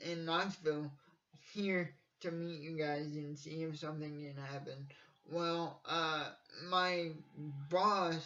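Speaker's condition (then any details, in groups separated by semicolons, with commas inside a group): Cerebral palsy; from birth, uses wheelchair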